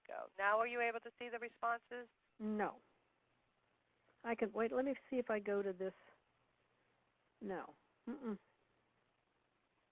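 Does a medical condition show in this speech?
No.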